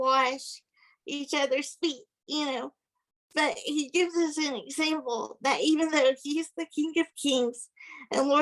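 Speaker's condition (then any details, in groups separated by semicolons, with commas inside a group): Cerebral palsy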